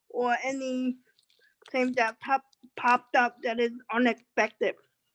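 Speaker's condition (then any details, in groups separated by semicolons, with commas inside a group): Cerebral palsy; with pulmonary condition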